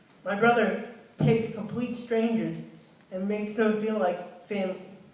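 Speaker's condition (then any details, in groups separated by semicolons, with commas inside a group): Cerebral palsy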